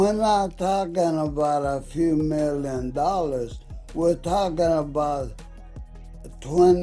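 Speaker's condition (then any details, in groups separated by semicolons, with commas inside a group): ALS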